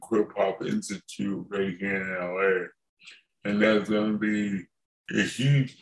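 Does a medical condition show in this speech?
Yes: cerebral palsy; from birth.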